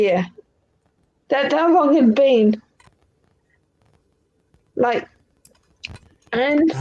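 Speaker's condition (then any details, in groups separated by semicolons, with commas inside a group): Cerebral palsy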